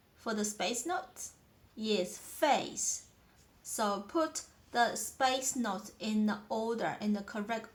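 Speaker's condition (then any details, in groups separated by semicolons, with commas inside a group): No condition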